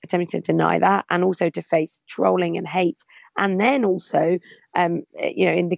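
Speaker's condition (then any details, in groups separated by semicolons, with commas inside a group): No condition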